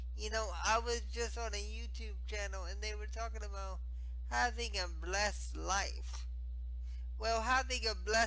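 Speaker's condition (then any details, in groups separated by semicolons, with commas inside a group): Spastic cerebral palsy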